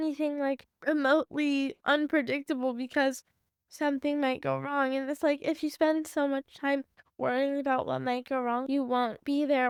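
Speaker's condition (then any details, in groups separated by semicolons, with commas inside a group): Cerebral palsy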